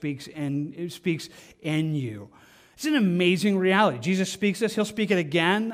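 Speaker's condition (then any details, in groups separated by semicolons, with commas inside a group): No condition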